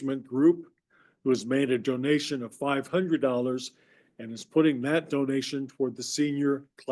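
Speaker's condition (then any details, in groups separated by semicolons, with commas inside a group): No condition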